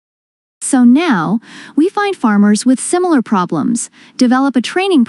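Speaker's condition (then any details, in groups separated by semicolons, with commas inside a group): No condition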